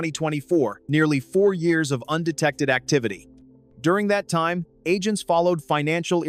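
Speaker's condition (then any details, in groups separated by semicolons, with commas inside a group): No condition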